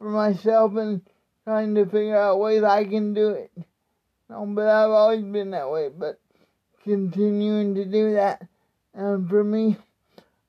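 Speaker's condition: Cerebral palsy; speech not affected by disability

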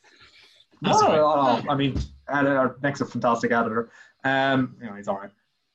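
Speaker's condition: No condition

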